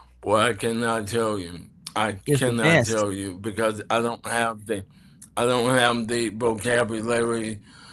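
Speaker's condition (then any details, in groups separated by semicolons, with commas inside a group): ALS; bulbar onset, speech and throat muscles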